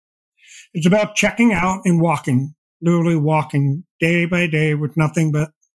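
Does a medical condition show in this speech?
Yes: deafblindness; progressive, diagnosed at age 28, expects eventual total blindness.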